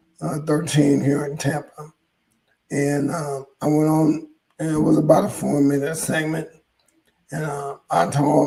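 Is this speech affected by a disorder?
Yes: ALS; hoarse voice.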